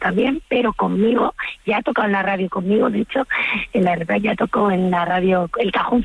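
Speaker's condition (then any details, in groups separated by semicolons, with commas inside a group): Vocal fold nodules; two nodules on vocal folds, forbidden to sing, heavy singing load, propolis-licorice remedy and lozenges soothe voice; five performances friday to sunday, voice worn, apologizes for voice; hoarse, broken voice, shifts to Bonnie Tyler or Joaquín Sabina style when voice breaks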